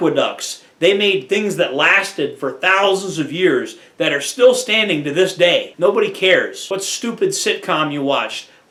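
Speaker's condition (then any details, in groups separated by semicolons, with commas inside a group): No condition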